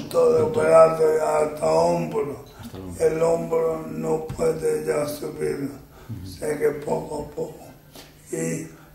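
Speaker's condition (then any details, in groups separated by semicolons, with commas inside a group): Amyotrophic lateral sclerosis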